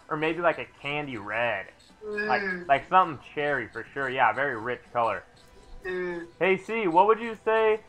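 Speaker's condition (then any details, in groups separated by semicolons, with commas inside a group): No condition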